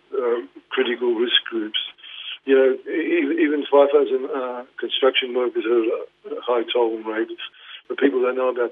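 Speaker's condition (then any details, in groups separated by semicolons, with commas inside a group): Parkinson's; diagnosed 2019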